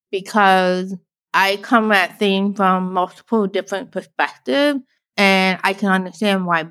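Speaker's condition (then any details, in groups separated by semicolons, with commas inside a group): Deafblind, born deaf; can speak, signing easier than speaking English in videos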